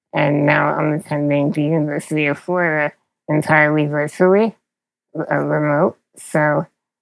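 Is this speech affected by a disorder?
Yes: spinal muscular atrophy; progressive.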